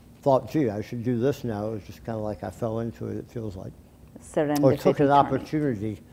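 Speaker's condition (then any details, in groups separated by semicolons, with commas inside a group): Tongue cancer surgery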